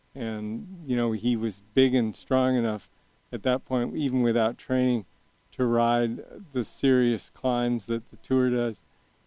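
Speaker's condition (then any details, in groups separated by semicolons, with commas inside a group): Early onset Parkinson's, young onset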